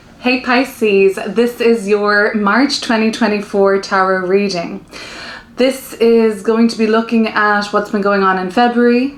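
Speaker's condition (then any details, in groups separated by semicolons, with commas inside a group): No condition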